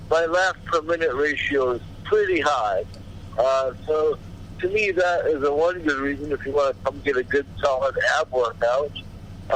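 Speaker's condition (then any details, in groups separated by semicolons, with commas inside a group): Cerebral palsy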